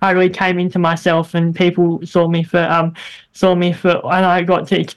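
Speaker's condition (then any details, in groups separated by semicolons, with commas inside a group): Bilateral cleft lip and palate; throat operation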